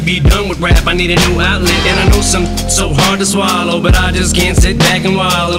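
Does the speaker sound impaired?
No.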